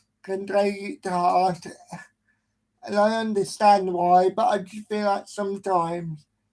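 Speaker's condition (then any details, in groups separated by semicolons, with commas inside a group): Cerebral palsy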